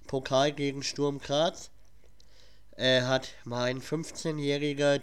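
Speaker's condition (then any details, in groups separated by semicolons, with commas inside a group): Cleft palate; has a cold at recording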